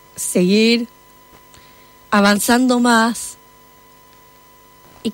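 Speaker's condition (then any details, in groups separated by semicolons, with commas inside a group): Down syndrome; 30 years old; speaks well and clearly per host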